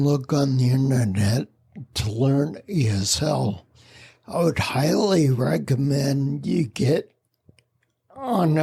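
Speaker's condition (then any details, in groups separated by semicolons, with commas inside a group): Spinocerebellar ataxia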